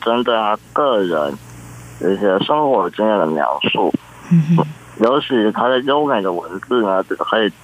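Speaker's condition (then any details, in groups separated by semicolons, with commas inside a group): Congenital muscular dystrophy; present from birth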